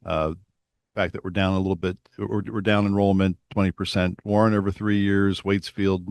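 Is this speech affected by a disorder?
No.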